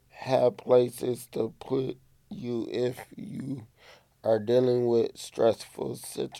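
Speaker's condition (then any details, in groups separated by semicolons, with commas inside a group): Cerebral palsy; affects movement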